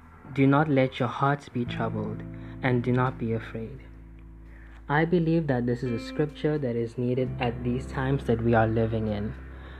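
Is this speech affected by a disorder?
No.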